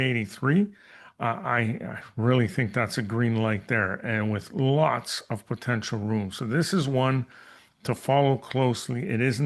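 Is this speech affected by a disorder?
No.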